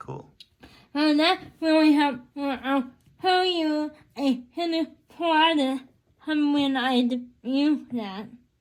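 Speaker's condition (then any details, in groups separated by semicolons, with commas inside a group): Cerebral palsy, spastic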